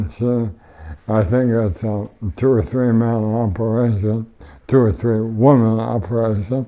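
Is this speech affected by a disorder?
Yes: ALS; tracheotomy, wheelchair.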